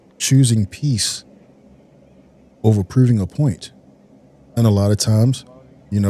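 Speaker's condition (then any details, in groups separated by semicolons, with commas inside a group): No condition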